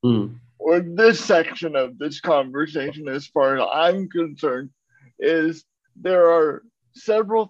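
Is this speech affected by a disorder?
Yes: cerebral palsy; uses a wheelchair.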